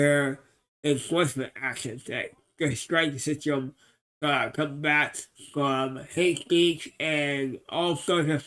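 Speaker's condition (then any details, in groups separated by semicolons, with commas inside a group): Cerebral palsy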